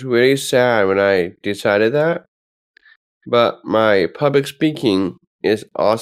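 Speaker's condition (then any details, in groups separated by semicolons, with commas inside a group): Down syndrome; present from birth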